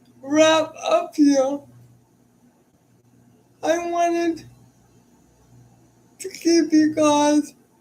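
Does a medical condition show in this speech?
Yes: cerebral palsy.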